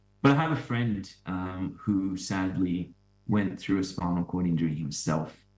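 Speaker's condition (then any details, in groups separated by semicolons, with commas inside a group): No condition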